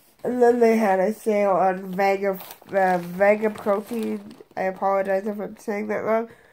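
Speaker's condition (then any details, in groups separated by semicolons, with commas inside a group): Cerebral palsy; both hands affected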